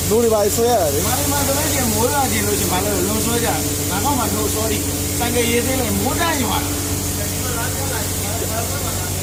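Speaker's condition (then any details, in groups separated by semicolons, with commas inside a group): No condition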